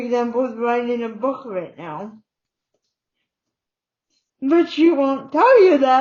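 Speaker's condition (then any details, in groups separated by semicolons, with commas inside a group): Cerebral palsy; uses wheelchair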